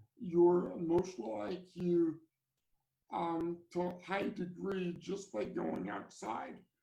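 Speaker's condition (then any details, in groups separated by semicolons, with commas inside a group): Cerebral palsy; from birth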